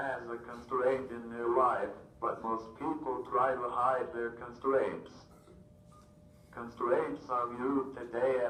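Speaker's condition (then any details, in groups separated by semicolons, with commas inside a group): Cerebral palsy, athetoid; could not communicate everything, worked with speech therapist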